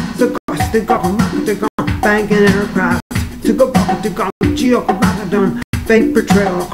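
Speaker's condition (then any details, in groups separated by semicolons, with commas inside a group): No condition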